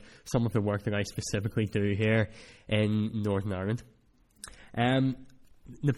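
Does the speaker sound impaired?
Yes: cleft palate; speech not that clear at times.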